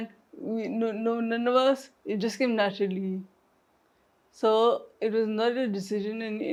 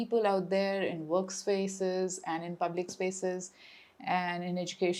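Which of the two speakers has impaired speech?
The first: traumatic brain injury; bike crash without helmet, emergency operation; uses wheelchair, ongoing physiotherapy; home speech exercises.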